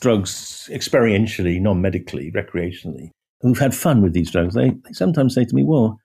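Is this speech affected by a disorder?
No.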